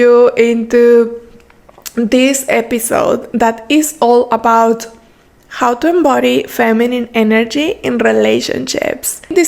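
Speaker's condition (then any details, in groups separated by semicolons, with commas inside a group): No condition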